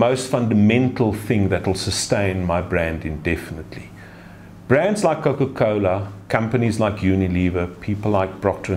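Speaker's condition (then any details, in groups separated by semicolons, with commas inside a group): No condition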